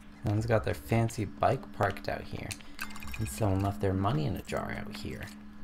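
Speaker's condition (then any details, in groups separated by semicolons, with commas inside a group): No condition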